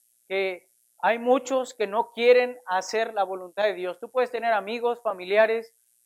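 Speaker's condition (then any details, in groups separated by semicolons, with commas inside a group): No condition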